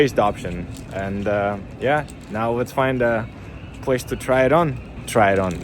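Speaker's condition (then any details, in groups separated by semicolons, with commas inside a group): No condition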